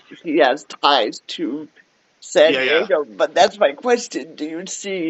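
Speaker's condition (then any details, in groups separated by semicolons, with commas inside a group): Cerebral palsy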